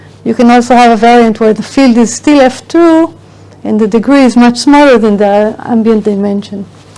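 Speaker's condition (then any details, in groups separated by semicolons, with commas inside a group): No condition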